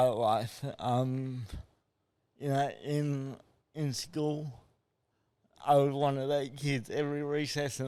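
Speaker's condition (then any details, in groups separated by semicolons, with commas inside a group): Cerebral palsy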